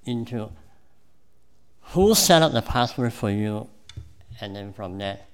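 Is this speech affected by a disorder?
Yes: cleft palate; congenital cleft palate.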